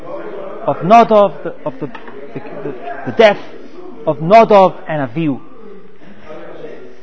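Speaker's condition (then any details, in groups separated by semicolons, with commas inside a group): No condition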